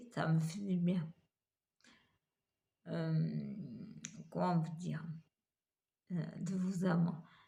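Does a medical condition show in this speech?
Yes: multiple sclerosis; uses wheelchair.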